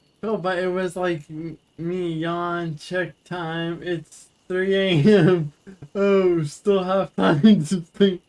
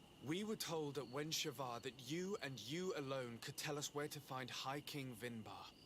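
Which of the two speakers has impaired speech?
The first: cerebral palsy; wheelchair user.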